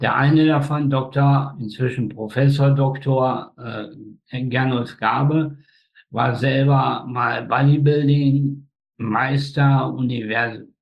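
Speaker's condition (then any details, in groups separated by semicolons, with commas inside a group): Spastic tetraparesis; all four limbs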